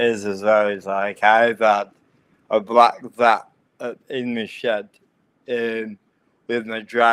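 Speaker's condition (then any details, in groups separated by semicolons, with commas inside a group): Cerebral palsy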